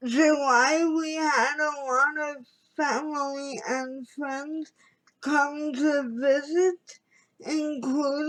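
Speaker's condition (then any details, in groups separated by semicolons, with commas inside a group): Cerebral palsy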